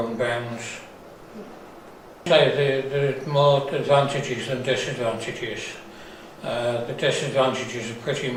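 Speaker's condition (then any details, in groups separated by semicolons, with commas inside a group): Parkinson's; diagnosed about 5 years ago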